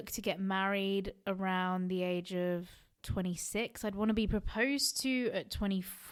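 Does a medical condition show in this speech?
No.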